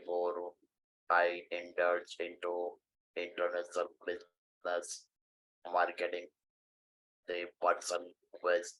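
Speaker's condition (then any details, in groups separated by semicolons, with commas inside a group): Stage IV larynx cancer; lost natural speaking, voice sounded like singing in water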